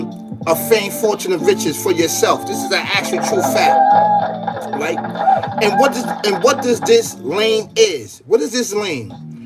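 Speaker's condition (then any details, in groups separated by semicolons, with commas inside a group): No condition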